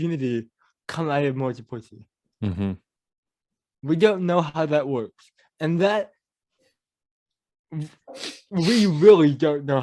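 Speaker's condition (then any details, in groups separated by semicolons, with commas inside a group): Cerebral palsy; mild speech impediment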